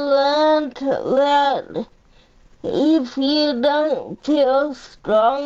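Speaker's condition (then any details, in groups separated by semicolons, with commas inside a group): Cerebral palsy; uses a power chair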